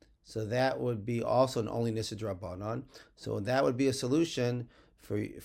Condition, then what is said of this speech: No condition.